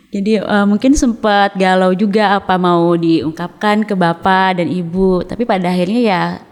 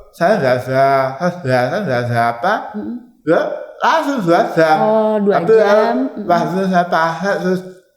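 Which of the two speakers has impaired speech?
The second: tongue cancer; biopsy-confirmed, ECCT treatment; survivor.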